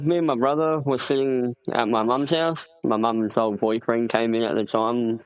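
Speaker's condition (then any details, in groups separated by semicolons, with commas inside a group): Cleft palate; congenital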